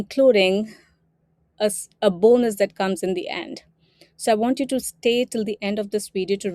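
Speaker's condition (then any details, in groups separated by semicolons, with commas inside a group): No condition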